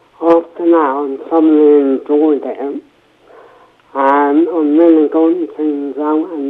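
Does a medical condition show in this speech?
Yes: cerebral palsy, mild; slight, after accident at age 2 with month-long coma, affects coordination, physio for walking; affects speech, speech therapy at Victoria School in Poole.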